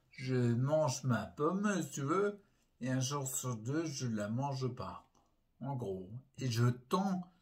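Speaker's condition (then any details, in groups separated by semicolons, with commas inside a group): Primary progressive multiple sclerosis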